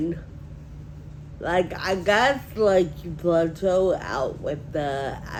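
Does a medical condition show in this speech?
Yes: Friedreich ataxia; progressive; on gabapentin.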